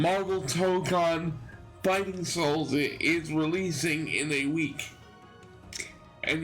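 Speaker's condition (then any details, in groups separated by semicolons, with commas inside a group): Cerebral palsy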